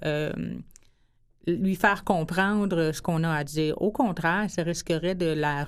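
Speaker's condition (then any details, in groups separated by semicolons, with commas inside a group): Hearing loss since birth; congenital hearing loss, born hard of hearing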